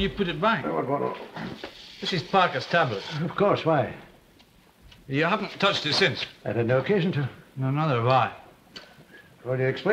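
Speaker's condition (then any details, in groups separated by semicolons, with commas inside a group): No condition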